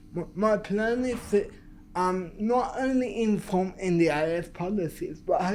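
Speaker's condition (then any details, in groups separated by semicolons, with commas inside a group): Cerebral palsy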